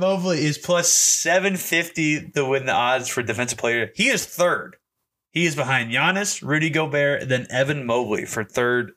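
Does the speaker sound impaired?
No.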